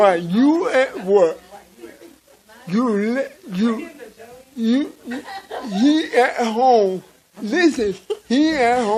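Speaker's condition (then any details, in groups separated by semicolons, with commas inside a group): Cerebral palsy; from birth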